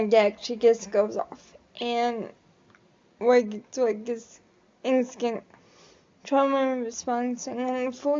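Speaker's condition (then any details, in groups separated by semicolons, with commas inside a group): Cerebral palsy; quadriplegic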